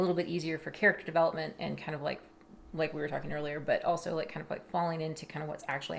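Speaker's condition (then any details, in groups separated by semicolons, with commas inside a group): No condition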